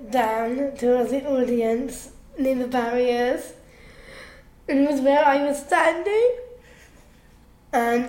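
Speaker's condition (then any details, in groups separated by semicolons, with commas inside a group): Down syndrome; down syndrome since birth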